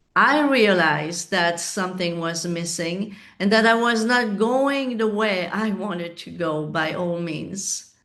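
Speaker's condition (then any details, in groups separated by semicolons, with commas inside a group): No condition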